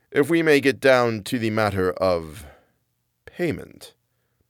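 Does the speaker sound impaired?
No.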